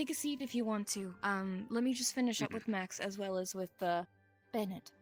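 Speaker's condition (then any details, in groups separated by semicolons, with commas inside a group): No condition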